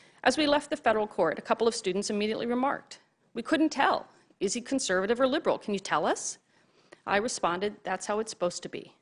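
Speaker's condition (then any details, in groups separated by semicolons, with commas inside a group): No condition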